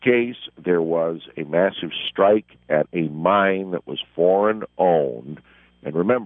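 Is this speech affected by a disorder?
No.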